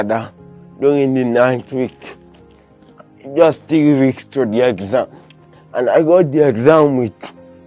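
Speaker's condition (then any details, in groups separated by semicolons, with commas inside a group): Cerebral palsy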